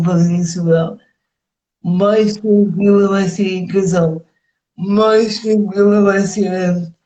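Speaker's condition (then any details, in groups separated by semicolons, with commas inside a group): Cerebral palsy; speech affected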